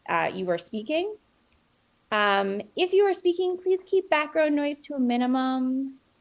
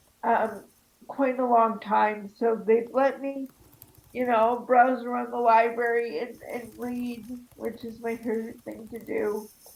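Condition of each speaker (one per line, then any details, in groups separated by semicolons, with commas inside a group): No condition
Cerebral palsy; arm spasms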